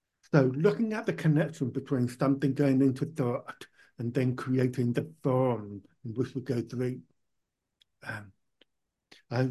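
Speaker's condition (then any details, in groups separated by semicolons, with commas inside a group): Profound deafness; hears nothing with implant off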